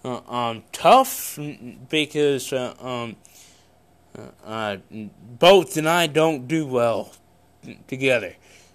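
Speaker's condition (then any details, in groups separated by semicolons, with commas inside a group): Cerebral palsy; congenital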